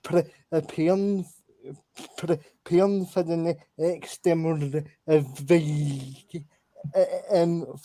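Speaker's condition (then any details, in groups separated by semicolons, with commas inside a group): Cerebral palsy; unable to walk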